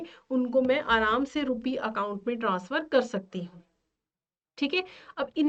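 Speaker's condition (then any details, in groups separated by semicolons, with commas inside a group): No condition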